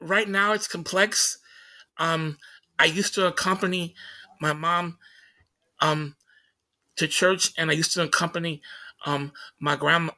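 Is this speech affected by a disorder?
Yes: stutter; stutters during conversation, acknowledged by speaker; here repeated sounds, prolonged sounds.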